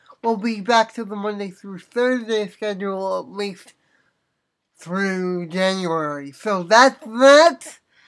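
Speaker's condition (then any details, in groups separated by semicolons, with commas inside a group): Cerebral palsy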